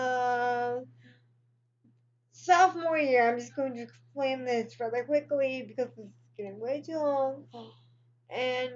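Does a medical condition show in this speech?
Yes: cerebral palsy.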